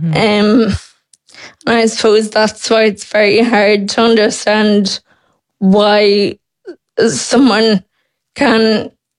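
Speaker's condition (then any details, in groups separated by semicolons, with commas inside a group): Friedreich's ataxia; symptoms late primary school, diagnosed 12 by professor King, Temple Street, three scoliosis spinal surgeries; age 28, fully wheelchair reliant, mild cardiomyopathy, fatigue, nightly burning foot nerve pain, Skyclarys not reimbursed; speech expected to disappear, synthetic voice expected, swallow worsening toward thickeners, breathing may need ventilator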